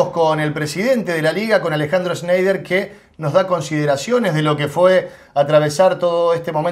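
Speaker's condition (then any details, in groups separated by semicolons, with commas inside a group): No condition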